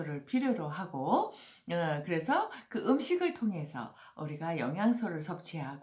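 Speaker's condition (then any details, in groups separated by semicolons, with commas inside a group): No condition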